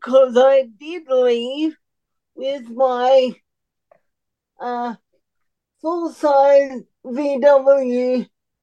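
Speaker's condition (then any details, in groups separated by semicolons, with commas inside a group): Cerebral palsy; cerebral palsy greatly affecting hand function and muscle control, uses wheelchair, needs some help stabilizing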